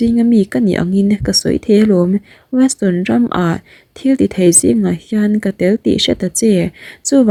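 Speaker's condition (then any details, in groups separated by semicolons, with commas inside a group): No condition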